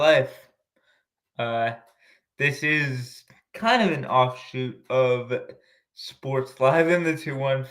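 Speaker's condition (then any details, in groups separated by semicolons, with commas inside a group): Cerebral palsy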